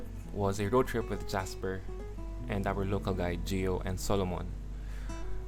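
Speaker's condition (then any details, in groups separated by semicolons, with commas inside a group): No condition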